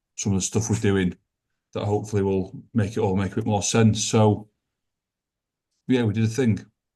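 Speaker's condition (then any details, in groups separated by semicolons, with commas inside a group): No condition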